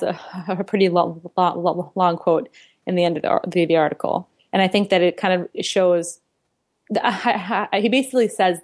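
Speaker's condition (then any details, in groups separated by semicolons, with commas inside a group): Stuttering; past therapy with fluency training, avoidance reduction, open easier stuttering, goal joyful effective communication; big blocks, stops and exhales during blocks, long repetitive stutters, often anticipates stutter before words; repeated words, prolonged sounds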